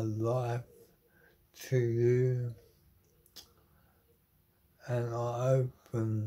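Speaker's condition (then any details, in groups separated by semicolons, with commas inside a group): Motor neuron disease; terminal; body failing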